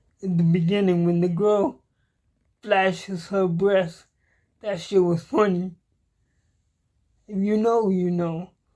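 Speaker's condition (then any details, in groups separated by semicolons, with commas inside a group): Cerebral palsy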